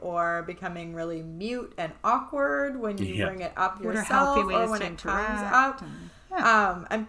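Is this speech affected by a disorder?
No.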